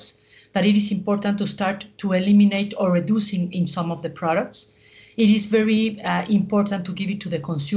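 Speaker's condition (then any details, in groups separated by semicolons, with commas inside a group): No condition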